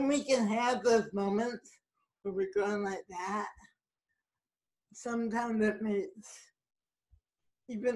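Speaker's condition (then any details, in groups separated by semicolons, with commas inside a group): Cerebral palsy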